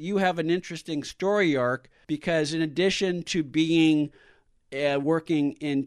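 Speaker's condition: No condition

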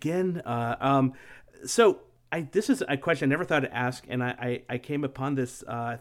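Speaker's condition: No condition

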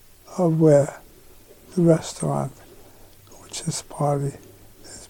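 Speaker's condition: Lou Gehrig's disease; ALS, terminal, onset mid-70s, early tiring walking half block, two years diagnosis to death, lost walking, standing, self-care; speech difficult but still possible, able to speak until nearly the end

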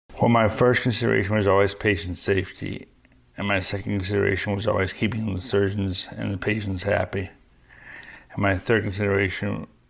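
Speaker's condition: Young-onset Parkinson's disease; diagnosed at 38, hereditary gene form, right hand weak, freezing, 5 years medication, then deep brain stimulator

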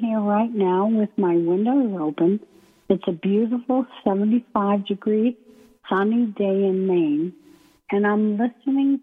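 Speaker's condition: ALS; first symptoms subtle in right foot, wheelchair user, Beezy board replaced standard transfer board; about two years since diagnosis, three since symptom onset, progressed, muscles can no longer scoot across transfers; breathing muscles affected, hard to speak, may sound weak or hard to understand, paces speech, slowing, pausing

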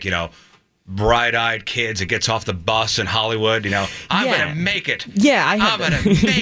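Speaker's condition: No condition

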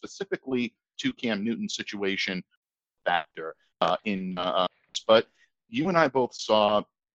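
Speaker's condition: No condition

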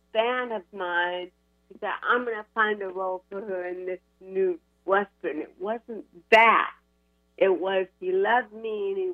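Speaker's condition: Cerebral palsy; constant uncontrollable brain signals against spinal hardware

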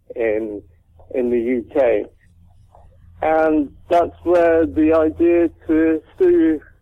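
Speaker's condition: Cerebral palsy; present from birth, caused by doctors' negligence at delivery, dead for 26 minutes at birth

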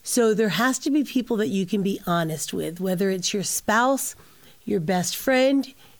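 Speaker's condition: No condition

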